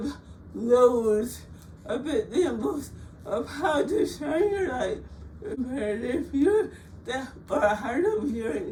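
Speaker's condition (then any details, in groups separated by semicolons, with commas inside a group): Cerebral palsy; from birth, physical disability; frequent speech therapy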